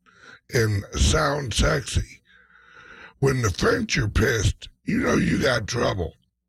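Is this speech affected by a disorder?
Yes: speech impediment, mild; slight, occasional, worst on words beginning with b.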